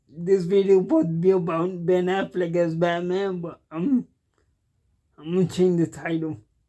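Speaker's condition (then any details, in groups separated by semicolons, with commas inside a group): Cerebral palsy; cannot walk, uses wheelchair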